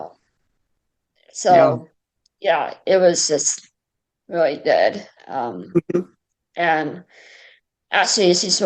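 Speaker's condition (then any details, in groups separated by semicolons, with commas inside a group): Cerebral palsy, mild; throat speech surgery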